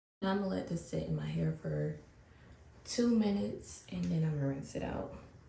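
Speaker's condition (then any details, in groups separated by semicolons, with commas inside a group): No condition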